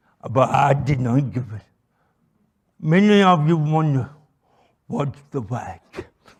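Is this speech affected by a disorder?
Yes: cerebral palsy.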